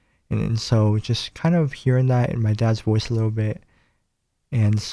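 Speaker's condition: Cleft palate; nose and lip

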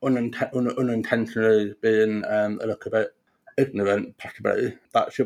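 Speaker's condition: Profound deafness; congenital profound deafness

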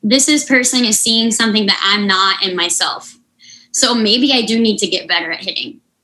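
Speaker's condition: Unilateral cleft lip and palate, severe; final surgery in high school

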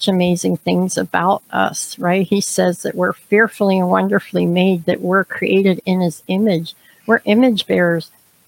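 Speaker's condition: Cleft palate; congenital, extremely severe, trachea issues

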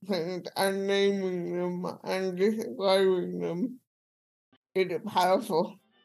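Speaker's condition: Cerebral palsy; speech impediment

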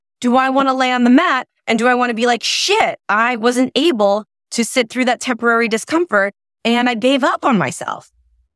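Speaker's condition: No condition

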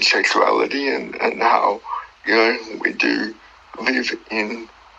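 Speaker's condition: Cerebral palsy; died twice at birth

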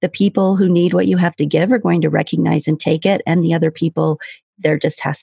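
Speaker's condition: No condition

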